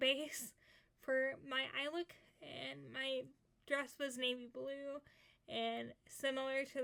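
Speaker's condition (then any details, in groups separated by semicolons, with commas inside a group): Cerebral palsy, spastic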